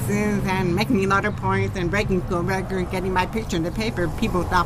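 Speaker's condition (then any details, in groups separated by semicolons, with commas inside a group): Profound deafness; genetic auditory nerve damage, born hearing or hard of hearing, profoundly deaf by age five; cochlear implants a couple years ago, bypass damaged nerve, formerly hearing aids, groups still hard; deaf voice, sounds different, sometimes taken for German accent, once reported as drunk slurring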